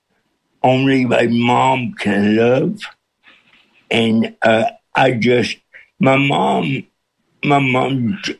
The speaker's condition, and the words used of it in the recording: Cerebral palsy. God allowed me to be born with cerebral palsy, with a speech impediment,